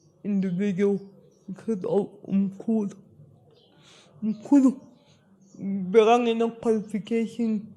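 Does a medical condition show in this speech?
Yes: spastic cerebral palsy.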